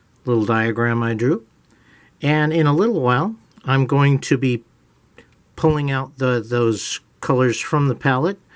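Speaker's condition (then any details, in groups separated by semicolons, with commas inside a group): No condition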